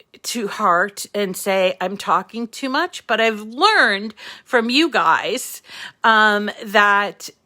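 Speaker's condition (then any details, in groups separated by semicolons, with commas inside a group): No condition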